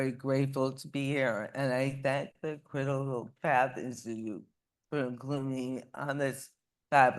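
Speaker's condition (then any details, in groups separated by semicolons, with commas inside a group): ALS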